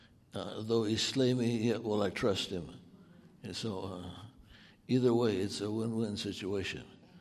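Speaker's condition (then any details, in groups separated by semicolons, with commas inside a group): Parkinson's; over 14 years since onset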